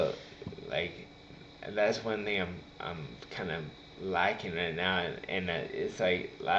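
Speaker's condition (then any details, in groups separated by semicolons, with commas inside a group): Traumatic brain injury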